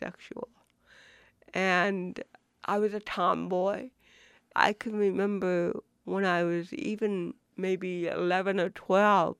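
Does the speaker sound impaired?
Yes: cerebral palsy; spinal cord surgery C1 to C7, relearned walking, titanium neck, hearing impaired, affects movement and walking; affects way of talking, intentionally speaks as well as possible, grammatically correct.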